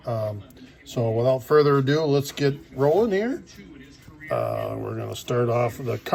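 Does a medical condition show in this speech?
No.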